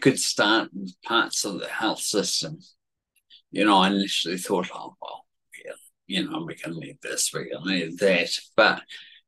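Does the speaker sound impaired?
Yes: cerebellar atrophy, genetic; speech affected, worse with tiredness or stress, worse today than usual.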